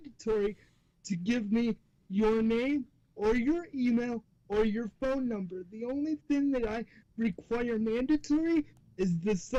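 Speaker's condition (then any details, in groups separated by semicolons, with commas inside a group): Cerebral palsy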